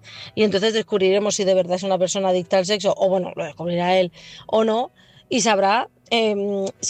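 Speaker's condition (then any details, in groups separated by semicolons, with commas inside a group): No condition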